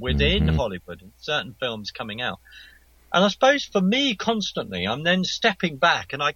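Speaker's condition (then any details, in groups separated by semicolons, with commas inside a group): No condition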